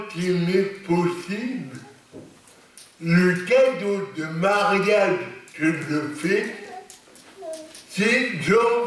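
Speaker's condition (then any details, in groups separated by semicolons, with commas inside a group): Cerebral palsy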